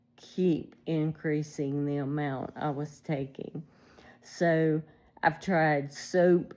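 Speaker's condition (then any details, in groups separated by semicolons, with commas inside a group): ALS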